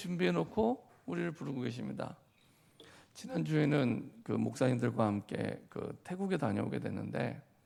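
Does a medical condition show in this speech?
No.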